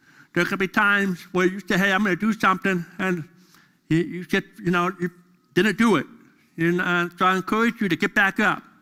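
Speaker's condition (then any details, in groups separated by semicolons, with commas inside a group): Deafness; deaf during school years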